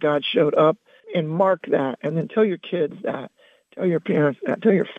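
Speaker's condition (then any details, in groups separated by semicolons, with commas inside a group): Loss of singing voice; singing voice lost, speaking voice retained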